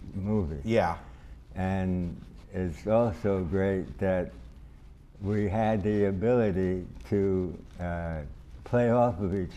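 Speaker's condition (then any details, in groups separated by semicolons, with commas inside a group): Parkinson's disease; years since onset; voice changes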